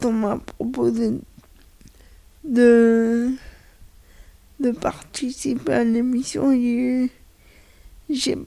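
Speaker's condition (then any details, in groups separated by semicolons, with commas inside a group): Cerebral palsy; wheelchair user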